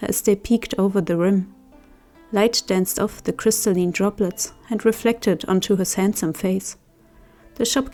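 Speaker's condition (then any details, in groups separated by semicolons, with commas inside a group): No condition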